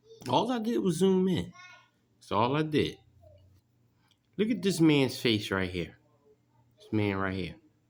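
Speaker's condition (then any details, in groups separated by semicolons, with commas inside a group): No condition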